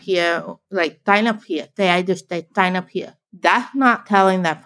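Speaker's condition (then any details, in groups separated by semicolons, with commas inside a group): Deafblind, born deaf; narrowed visual field; can speak, signing easier than speaking English in videos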